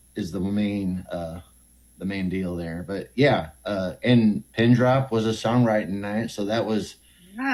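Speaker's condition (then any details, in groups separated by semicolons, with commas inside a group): No condition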